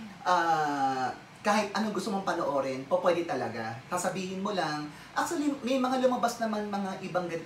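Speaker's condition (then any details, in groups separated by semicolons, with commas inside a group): No condition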